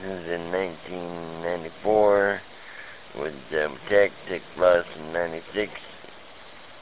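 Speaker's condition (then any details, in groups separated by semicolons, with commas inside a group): Speech impediment; hard for listeners with hearing impediments to understand unless careful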